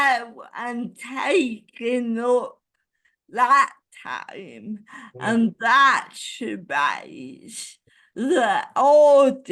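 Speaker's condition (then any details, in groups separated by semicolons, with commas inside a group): Cerebral palsy; ataxic type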